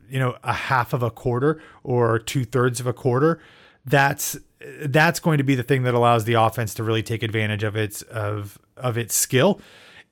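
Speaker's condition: No condition

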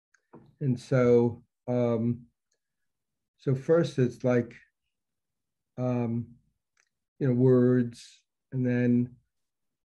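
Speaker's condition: Aphasia; stroke at age 36, paralysis, uses one hand, wife Stephanie Mensh as caregiver; about 36 years since stroke, 30 minutes walking exercise, physical therapist, Stroke Comeback Center; lost ability to speak after stroke, then very talkative, fragmented speech, asked to talk louder

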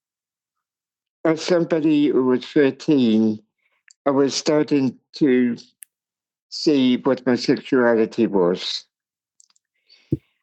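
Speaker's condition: Cerebral palsy; speech impairment

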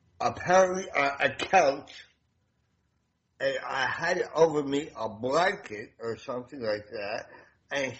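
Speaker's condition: Damaged voice box; at least 25 years ago

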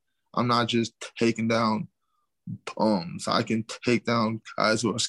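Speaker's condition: Stuttering; lifelong stutter, not caused by combat sports, father also stutters; commenters call speech slurred and mistake it for CTE; blocks

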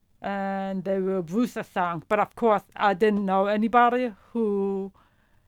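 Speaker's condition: Profound deafness; hears music

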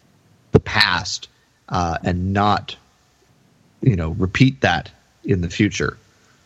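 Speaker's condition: No condition

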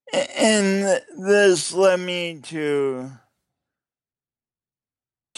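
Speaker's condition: Cerebral palsy; speech impediment, distinctive one-of-a-kind accent-like speech, audible throughout recording

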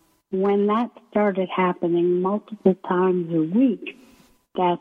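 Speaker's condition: ALS; onset during pre-doctoral internship at VA, wheelchair user

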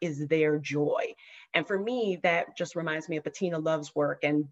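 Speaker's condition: No condition

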